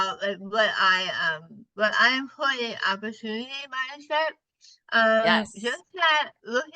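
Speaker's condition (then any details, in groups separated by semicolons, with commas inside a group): Partial glossectomy for tongue cancer; tongue cancer, over half of tongue removed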